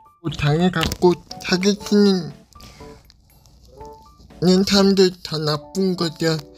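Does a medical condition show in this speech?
Yes: cerebral palsy; brain lesion.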